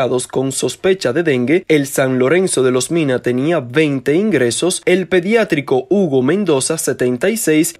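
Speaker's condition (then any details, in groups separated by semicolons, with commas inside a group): No condition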